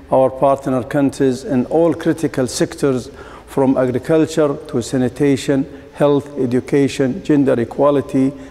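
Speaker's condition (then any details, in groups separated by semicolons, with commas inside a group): No condition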